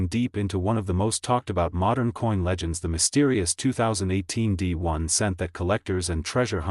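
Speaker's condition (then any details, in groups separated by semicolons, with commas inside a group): No condition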